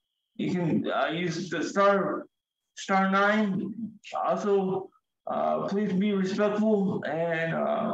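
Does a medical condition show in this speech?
Yes: cerebral palsy, severe; wheelchair user.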